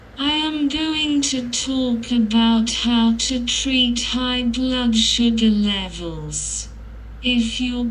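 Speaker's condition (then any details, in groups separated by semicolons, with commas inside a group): Cerebral palsy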